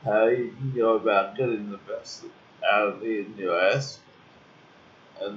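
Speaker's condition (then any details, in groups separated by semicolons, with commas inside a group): Cerebral palsy; uses wheelchair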